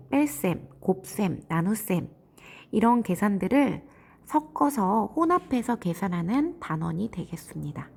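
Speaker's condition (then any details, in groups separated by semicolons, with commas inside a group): No condition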